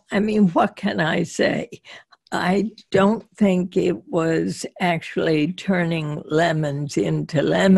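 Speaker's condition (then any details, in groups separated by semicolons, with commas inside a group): Spasmodic dysphonia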